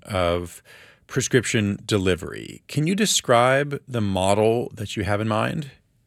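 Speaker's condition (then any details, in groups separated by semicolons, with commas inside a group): No condition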